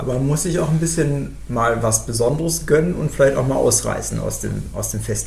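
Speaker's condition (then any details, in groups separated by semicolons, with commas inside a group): No condition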